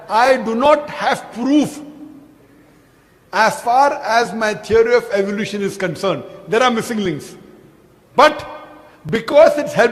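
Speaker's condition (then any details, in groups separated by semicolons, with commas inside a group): No condition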